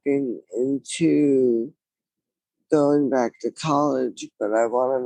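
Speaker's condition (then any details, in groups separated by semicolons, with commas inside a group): Traumatic brain injury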